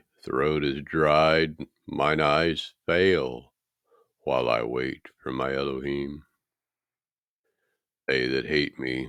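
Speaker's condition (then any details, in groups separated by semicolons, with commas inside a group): No condition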